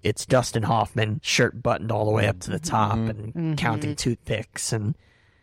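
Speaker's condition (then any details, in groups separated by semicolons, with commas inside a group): Cleft palate; difficulty producing l sounds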